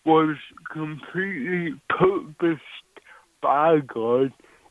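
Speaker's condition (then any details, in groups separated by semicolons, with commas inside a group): Cerebral palsy; cerebral palsy from birth, 32 years since onset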